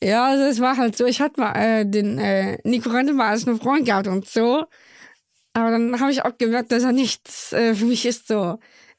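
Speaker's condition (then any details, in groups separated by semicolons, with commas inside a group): Down syndrome; congenital, born in Köln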